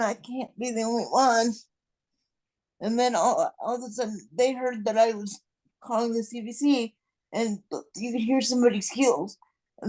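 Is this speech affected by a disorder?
Yes: cerebral palsy.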